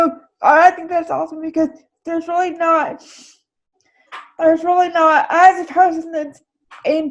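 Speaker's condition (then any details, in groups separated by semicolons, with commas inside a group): Cerebral palsy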